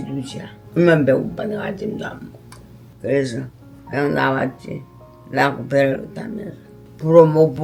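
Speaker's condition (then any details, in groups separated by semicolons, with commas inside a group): Parkinson's disease; also dementia, over eighty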